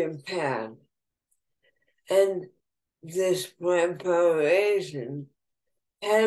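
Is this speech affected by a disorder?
Yes: ALS, bulbar form, bulbar onset.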